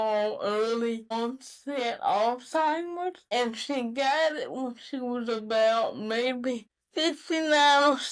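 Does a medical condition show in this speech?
Yes: cerebral palsy; could not always articulate well.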